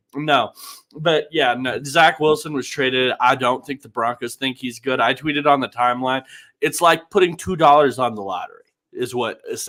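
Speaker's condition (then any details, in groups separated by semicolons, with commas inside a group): No condition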